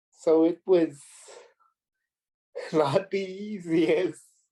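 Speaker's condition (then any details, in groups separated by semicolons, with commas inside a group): Cerebral palsy; premature birth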